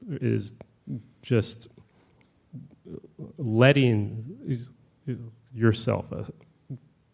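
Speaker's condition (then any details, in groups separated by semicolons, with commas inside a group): Stuttering; present since at least ninth grade; blocks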